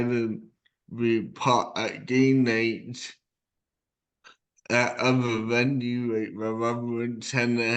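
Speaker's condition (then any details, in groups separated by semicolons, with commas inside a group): Cerebral palsy; present from birth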